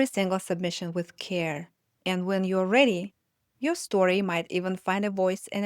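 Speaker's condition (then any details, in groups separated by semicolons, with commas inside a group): No condition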